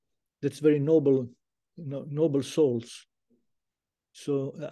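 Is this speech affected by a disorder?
Yes: Parkinson's disease; diagnosed 2010, could not play guitar syncopation, stopped playing guitar publicly 2015; ping pong therapy two to three times weekly, began five to six years post-diagnosis, some symptoms reversed.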